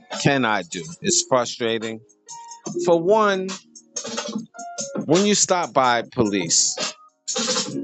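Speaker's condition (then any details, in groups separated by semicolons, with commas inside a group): No condition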